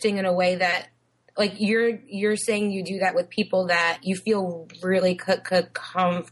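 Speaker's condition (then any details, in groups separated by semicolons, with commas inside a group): Stuttering; variable stuttering, formerly preoccupied with which words would be easier to say, helped by stuttering community; stress sometimes increases stuttering, sometimes not; repeated sounds, repeated words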